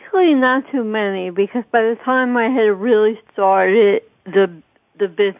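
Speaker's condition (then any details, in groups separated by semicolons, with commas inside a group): Cerebral palsy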